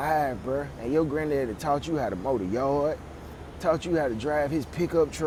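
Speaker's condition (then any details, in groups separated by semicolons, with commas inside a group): No condition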